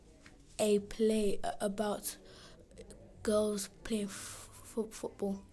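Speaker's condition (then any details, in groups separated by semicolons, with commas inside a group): Stammering; attended small stammering group during summer holiday; prolonged sounds, blocks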